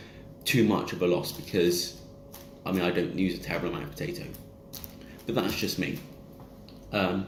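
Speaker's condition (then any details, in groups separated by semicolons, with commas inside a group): No condition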